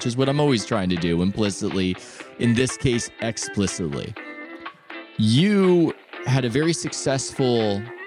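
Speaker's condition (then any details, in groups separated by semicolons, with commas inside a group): No condition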